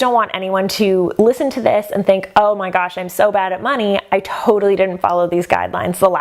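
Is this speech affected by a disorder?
No.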